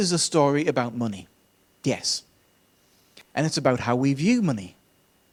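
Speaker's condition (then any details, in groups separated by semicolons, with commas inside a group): No condition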